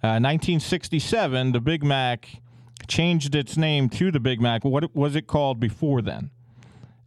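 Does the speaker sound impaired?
No.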